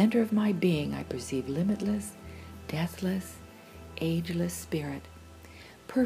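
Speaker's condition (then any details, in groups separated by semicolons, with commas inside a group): No condition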